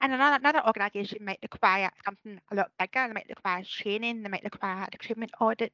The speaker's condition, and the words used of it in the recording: Deafness. Sometimes my hearing impairment, it can affect my speech, so sometimes I can talk too fast, sometimes I'm not quite sure how loud or how quiet I'm talking